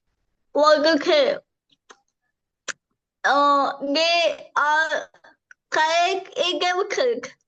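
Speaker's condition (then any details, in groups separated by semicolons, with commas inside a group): Cerebral palsy; from birth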